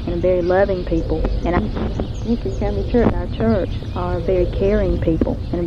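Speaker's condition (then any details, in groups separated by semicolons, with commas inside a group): No condition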